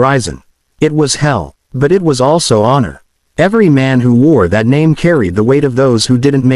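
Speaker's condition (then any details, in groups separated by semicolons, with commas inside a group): No condition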